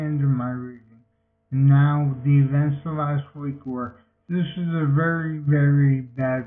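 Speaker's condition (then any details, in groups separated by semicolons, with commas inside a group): Multiple sclerosis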